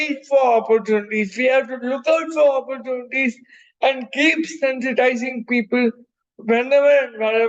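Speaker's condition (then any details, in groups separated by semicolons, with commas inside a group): Cerebral palsy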